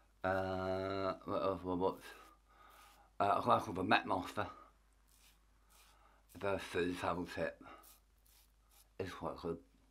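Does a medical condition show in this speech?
Yes: tongue cancer; half tongue removed.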